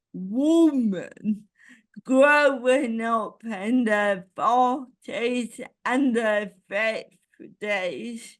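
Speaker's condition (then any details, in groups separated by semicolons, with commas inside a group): Cerebral palsy; ataxic type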